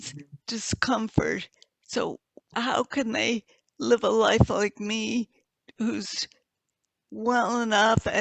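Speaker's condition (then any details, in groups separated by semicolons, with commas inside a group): Multiple sclerosis; quadriplegic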